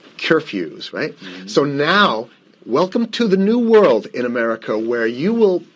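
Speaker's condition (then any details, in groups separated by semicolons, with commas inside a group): No condition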